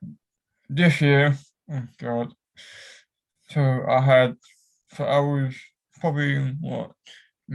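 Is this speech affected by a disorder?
Yes: cerebral palsy; affects whole body; cramps.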